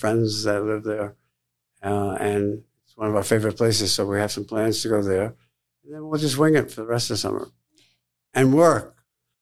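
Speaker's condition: Tongue cancer surgery; tongue (glossopharyngeal) cancer, tongue lesion found on biopsy, surgically excised; survivor after tongue surgery

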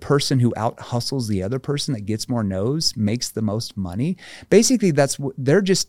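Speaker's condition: No condition

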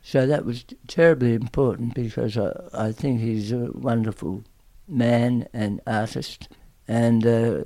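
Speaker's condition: Tongue cancer, aggressive; lasting speech and swallowing problems, still present to a certain extent

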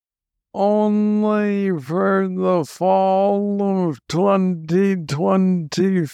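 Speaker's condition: Parkinson's disease, young onset

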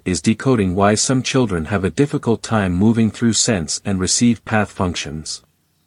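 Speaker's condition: No condition

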